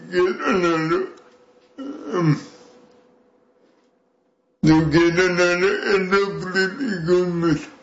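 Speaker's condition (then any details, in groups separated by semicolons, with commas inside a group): Cerebral palsy; quadriplegic, uses custom adaptive three-wheel bike for past 23 years; age 54, rides adaptive bike weekly for exercise, bike stolen mid-july; short phrases, each repeated aloud by companion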